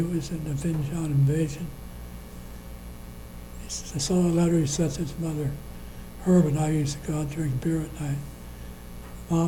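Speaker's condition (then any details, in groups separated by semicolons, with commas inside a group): Parkinson's disease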